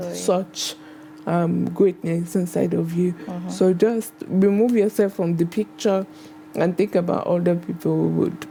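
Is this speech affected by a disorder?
Yes: cerebral palsy.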